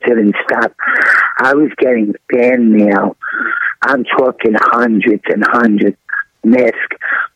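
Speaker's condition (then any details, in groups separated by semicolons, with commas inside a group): Throat cancer; throat tumor found by throat specialist at Columbia Presbyterian, multiple surgeries, long recovery; trouble swallowing at onset, first treated as strep, later unable to swallow or breathe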